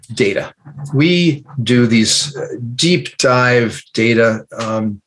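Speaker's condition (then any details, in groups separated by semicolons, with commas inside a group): No condition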